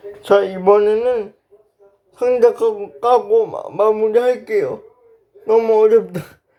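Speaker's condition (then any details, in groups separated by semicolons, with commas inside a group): Brain lesion disability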